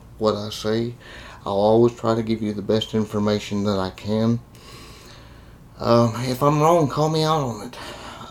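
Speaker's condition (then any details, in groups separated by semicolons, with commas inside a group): Cerebral palsy; congenital cerebral palsy, confined to a wheelchair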